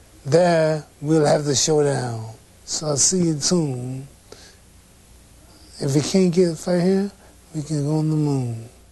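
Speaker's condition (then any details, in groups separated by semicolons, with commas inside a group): Parkinson's syndrome; sometimes slurred speech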